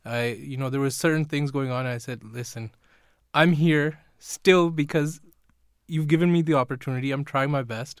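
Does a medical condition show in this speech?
No.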